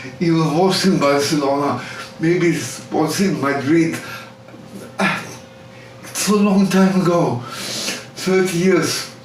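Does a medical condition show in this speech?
Yes: cerebral palsy; speech impaired.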